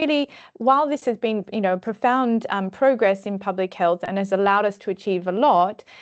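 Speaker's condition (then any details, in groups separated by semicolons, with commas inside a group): No condition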